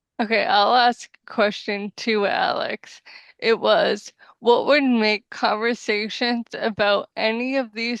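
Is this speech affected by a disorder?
Yes: ALS; diagnosed before age 35; voice loss early on.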